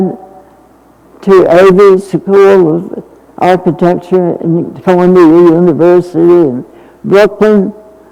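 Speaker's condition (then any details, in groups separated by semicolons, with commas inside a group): Essential tremor; more than half of life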